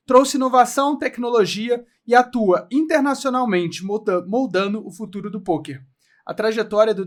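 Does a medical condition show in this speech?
No.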